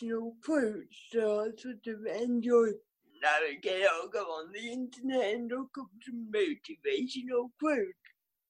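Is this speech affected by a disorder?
Yes: cerebral palsy; riding as physio from age 2, occupational therapy, could not jump.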